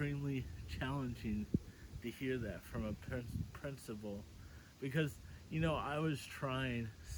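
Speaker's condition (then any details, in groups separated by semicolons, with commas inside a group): Cerebral palsy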